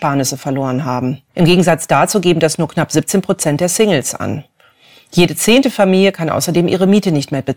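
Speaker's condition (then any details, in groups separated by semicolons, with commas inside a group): No condition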